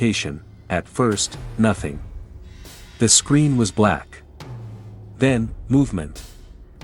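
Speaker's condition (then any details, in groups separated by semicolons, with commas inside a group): No condition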